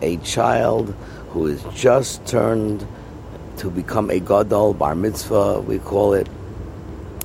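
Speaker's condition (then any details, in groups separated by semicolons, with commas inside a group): No condition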